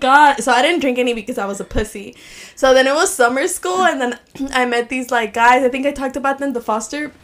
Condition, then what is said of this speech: No condition.